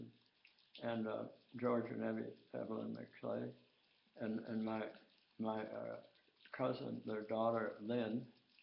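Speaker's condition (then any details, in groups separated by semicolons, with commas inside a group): Tongue cancer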